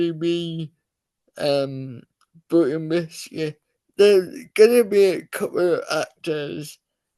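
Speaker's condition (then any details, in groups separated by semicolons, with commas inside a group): Cerebral palsy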